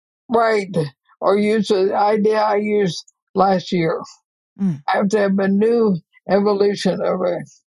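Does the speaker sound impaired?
Yes: ALS; progressive.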